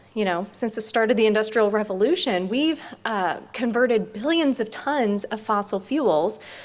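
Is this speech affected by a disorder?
No.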